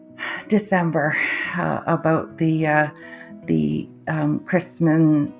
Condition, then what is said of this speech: Aphasia. To talk about something that I know pretty well, and my aphasia is getting a lot better.